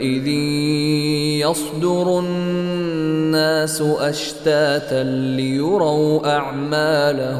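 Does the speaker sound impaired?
No.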